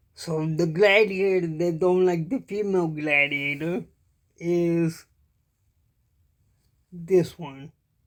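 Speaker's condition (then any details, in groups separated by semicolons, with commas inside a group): Cerebral palsy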